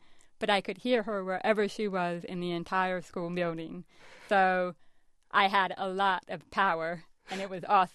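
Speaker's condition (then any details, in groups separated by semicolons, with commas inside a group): Deafness; wears hearing aids, lip reader, as schoolchild used microphone amplifying teacher's voice; understands speech via sound plus lip reading, voices garbled without seeing lips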